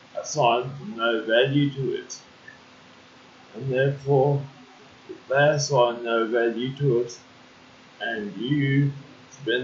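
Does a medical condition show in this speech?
Yes: cerebral palsy; uses wheelchair.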